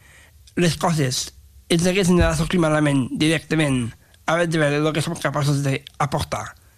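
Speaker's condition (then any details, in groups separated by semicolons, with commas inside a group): Down syndrome; intellectual disability, learns at own pace, needs extra time to understand and process explanations; describes self as very talkative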